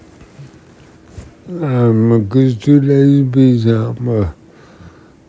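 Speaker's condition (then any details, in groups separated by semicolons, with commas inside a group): Multiple sclerosis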